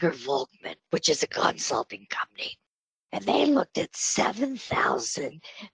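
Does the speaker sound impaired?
Yes: spasmodic dysphonia; on Botox treatment.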